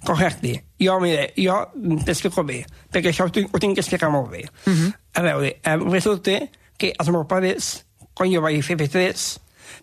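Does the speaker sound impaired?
Yes: Down syndrome; expresses himself in own way and own words, dislikes being corrected, very talkative.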